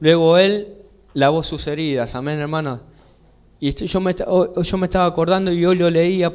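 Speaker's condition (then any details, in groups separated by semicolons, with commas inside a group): No condition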